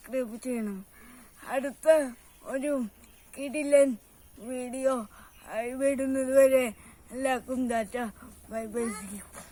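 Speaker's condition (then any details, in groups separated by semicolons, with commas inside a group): Cerebral palsy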